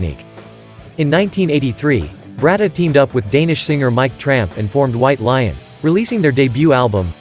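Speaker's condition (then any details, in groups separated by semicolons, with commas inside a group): No condition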